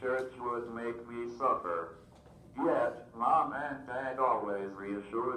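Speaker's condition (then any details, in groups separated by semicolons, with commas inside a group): Cerebral palsy, athetoid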